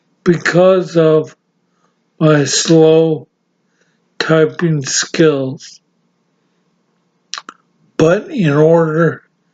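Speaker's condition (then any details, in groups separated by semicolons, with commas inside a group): Severe brain injury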